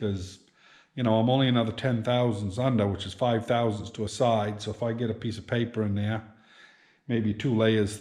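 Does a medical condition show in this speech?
No.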